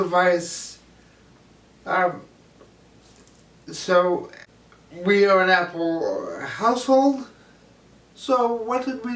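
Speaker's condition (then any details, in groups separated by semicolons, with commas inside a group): Cerebral palsy; reliable voice, uses voice control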